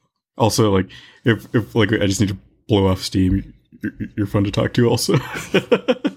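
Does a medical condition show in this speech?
Yes: stutter; stutter since childhood; hard to talk to some people until comfortable, gets very shy; here repeated sounds.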